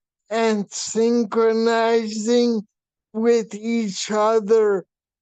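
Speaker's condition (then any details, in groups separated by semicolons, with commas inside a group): Brain shunt failure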